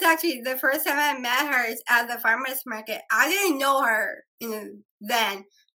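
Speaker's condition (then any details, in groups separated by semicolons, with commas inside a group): Down syndrome; three copies of 21st chromosome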